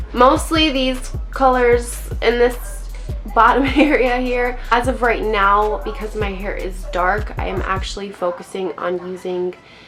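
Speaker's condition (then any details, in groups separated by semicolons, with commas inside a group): No condition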